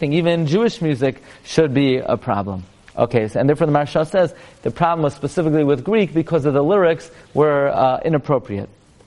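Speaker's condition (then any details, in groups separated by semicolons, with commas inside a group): No condition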